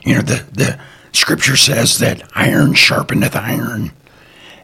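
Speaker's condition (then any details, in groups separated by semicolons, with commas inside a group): Partial laryngectomy for throat cancer, partial (half of larynx removed); voice sounds different from typical voices, strangers ask if sick, still understandable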